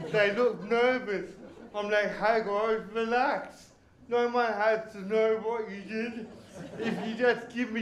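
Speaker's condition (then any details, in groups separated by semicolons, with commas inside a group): Cerebral palsy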